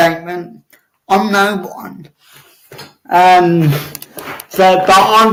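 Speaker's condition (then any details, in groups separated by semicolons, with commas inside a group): Cerebral palsy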